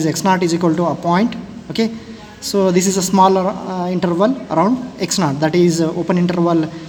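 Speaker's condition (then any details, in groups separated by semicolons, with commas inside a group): No condition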